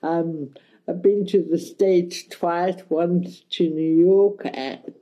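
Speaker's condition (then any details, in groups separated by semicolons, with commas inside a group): Cerebral palsy, mild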